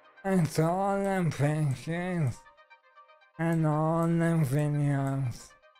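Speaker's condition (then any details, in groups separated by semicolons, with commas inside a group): ALS; stem cell treatment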